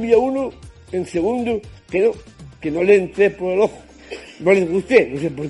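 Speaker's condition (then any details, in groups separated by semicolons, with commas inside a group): Down syndrome; genetic disorder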